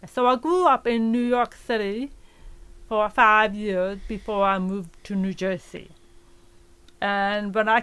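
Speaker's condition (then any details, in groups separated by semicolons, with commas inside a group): Profound deafness; profoundly deaf since earliest memory, legally blind from early 20s, 10% peripheral vision left; learned to speak with speech therapist help, therapy in elementary and high school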